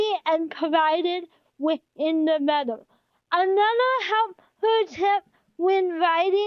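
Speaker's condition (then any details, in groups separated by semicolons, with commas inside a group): Cerebral palsy, spastic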